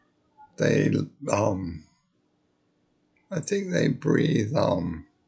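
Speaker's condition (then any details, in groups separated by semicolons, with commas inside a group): Multiple sclerosis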